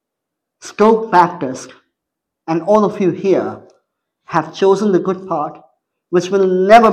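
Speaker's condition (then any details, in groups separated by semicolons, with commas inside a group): Cleft palate; major speech impediments since childhood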